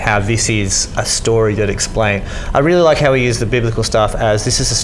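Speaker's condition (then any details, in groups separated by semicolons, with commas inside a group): Cleft lip and palate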